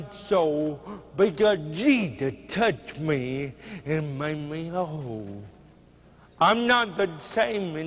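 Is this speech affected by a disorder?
Yes: cerebral palsy; speech hard to understand.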